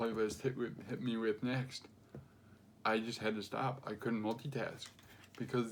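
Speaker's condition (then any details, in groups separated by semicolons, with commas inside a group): Cerebral palsy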